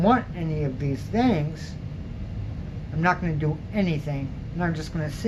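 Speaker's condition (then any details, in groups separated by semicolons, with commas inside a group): Cerebral palsy, mild; speech somewhat unclear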